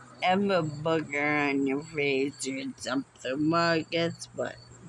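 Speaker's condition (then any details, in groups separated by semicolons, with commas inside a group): Muscular dystrophy; unable to walk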